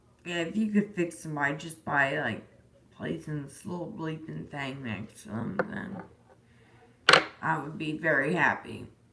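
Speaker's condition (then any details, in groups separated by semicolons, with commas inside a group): Disability causing slurred speech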